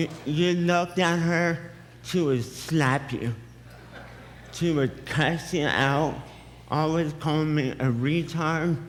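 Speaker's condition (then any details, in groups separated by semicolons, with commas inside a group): Cerebral palsy; affects speech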